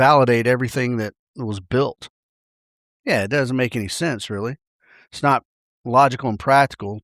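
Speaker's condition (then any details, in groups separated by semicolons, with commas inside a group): No condition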